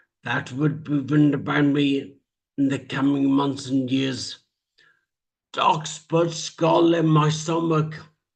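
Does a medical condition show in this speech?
Yes: traumatic brain injury; speech.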